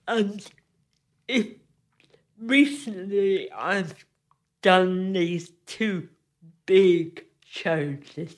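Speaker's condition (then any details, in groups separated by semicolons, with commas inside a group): Cerebral palsy; loses balance often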